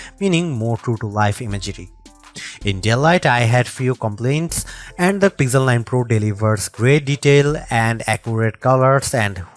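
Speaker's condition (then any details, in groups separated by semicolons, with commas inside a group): No condition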